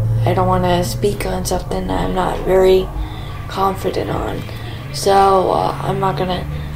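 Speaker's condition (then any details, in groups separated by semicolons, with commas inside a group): Cerebral palsy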